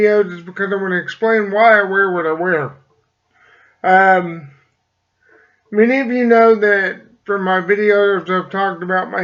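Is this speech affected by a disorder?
Yes: cerebral palsy; slight speech impediment.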